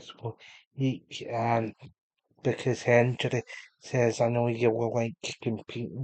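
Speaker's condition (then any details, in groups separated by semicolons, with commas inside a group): Cerebral palsy; unable to walk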